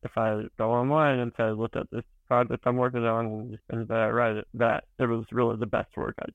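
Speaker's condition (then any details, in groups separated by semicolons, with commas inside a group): Spinal muscular atrophy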